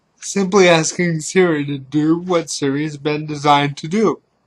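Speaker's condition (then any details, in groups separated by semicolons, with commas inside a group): Cerebral palsy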